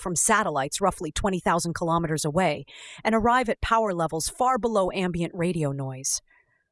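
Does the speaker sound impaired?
No.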